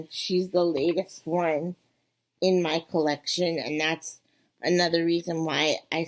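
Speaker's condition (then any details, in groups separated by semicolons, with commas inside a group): Cerebral palsy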